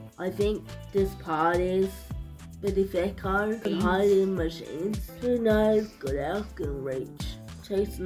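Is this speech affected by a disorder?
Yes: cerebral palsy.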